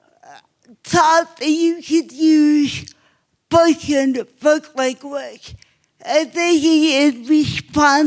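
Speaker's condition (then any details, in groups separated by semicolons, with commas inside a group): Cerebral palsy; obvious speech impairment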